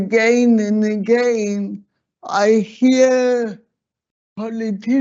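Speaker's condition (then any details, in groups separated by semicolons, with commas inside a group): Slurred speech; cerebral palsy from birth malpractice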